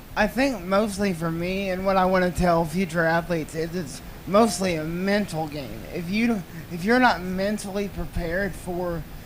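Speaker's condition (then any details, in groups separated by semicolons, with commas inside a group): Cerebral palsy; lifelong wheelchair user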